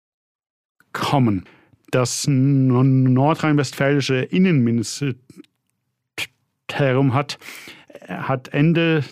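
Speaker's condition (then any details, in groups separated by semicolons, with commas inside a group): Stuttering, severe; fairly strong stuttering symptoms by own account; audible blocks and repetitions during recording; sudden blocks, word and part-word repetitions, phrase repetitions, filler sounds; repeated words, prolonged sounds, blocks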